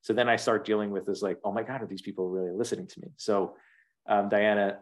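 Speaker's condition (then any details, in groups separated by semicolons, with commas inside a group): No condition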